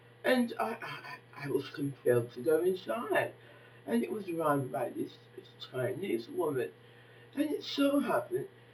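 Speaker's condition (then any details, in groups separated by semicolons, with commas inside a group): Facial palsy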